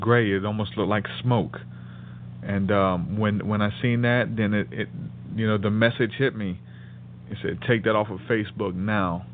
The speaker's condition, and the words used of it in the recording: No condition.